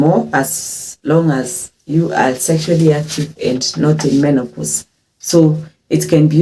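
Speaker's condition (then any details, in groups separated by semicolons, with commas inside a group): No condition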